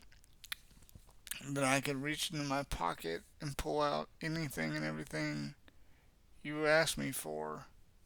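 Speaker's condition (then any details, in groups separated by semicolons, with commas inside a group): Cerebral palsy; has had speech therapy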